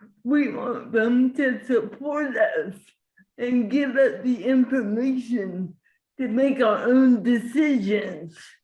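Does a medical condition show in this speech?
Yes: cerebral palsy.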